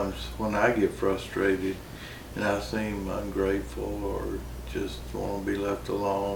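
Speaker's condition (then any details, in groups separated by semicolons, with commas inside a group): Parkinson's disease; good and bad days, physical changes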